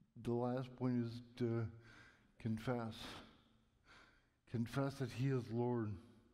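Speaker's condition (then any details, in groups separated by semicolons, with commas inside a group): Cerebral palsy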